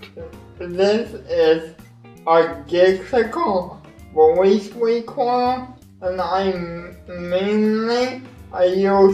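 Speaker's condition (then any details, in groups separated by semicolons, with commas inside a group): Cerebral palsy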